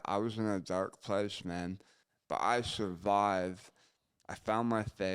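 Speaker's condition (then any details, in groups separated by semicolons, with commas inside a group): Gunshot injury to chin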